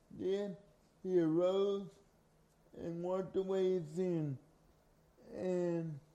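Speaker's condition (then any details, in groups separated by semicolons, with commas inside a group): Cerebral palsy; carried everywhere by parents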